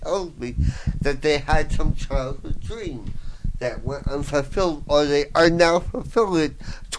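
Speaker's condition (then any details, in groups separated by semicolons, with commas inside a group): Voice box damage, traumatic brain injury; voice box partially damaged by fireman's trach tube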